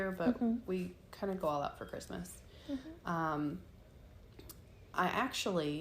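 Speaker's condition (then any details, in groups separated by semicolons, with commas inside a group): No condition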